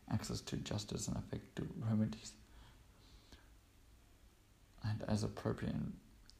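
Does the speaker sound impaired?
Yes: cerebral palsy; cerebral palsy since birth, diagnosed age two, dyspraxia, needed multiple therapies, only one therapy allowed.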